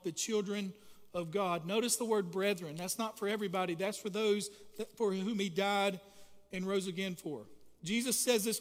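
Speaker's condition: No condition

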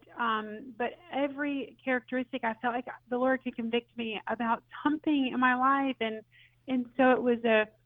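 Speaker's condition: No condition

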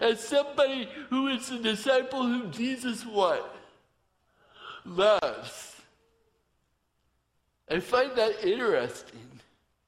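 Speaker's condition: Torsion dystonia; mild fibular cerebral palsy from birth, rare torsion dystonia

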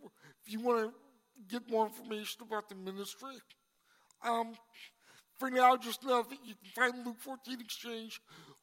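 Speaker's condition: Cerebral palsy; congenital

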